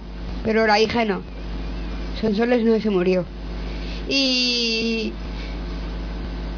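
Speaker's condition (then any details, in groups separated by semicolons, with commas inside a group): Down syndrome; reads news item aloud on live radio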